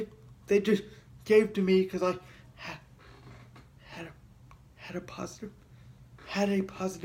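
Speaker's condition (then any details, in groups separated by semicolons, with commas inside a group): Cerebral palsy; heavily altered breathing patterns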